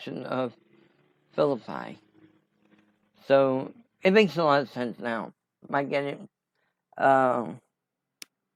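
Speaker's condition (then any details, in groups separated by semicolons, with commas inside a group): Cerebral palsy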